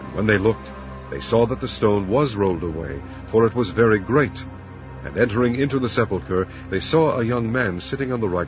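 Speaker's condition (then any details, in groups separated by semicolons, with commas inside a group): No condition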